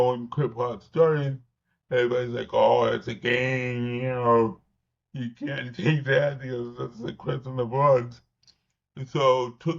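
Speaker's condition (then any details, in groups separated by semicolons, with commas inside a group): Cerebral palsy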